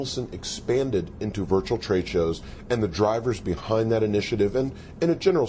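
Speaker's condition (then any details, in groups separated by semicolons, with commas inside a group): No condition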